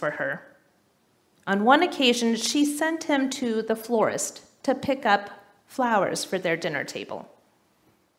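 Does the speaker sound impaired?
No.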